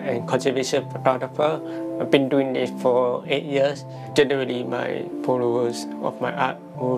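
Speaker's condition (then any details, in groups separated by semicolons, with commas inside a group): Profound and severe deafness; profound deafness one side, severe other side, about 70 to 80% hearing loss, onset age 2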